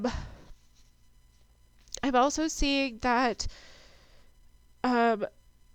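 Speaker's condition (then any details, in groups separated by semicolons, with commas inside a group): No condition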